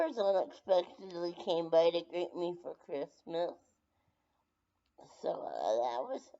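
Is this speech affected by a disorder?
Yes: brain injury.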